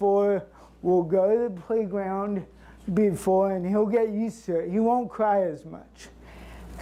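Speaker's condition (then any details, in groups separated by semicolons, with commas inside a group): Cerebral palsy; since birth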